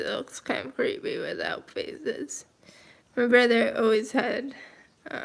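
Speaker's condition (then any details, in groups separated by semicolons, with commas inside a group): Cerebral palsy, mild; speech and motor skills affected, breathing tubes at birth; speech affected, throat tightens, needs deep breaths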